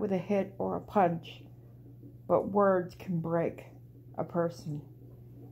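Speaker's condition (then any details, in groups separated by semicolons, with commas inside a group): Cerebral palsy; walks flat-footed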